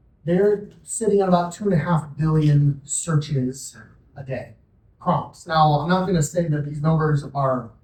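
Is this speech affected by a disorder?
No.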